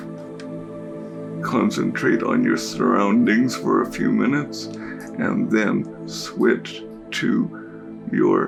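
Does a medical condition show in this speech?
Yes: cerebral palsy; diagnosed at birth.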